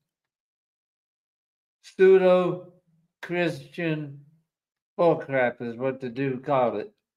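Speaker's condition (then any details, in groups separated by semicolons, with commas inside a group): ALS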